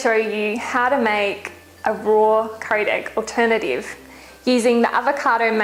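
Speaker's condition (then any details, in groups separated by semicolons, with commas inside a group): No condition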